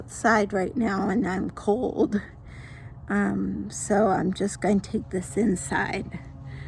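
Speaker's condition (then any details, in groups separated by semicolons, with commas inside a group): Mild cerebral palsy; mild form from birth, lower body affected; mild, can walk and talk; can talk, sometimes doesn't say words right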